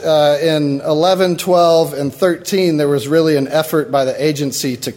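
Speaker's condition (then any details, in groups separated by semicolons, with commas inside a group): No condition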